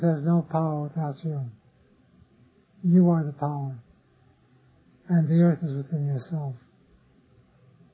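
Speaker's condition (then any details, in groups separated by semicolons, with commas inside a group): Parkinson's disease; others offer remedies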